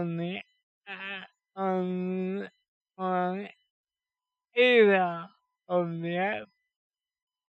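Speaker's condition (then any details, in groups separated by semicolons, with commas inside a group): Cerebral palsy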